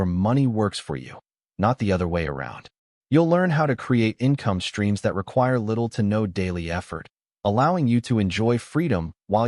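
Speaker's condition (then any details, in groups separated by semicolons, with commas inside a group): No condition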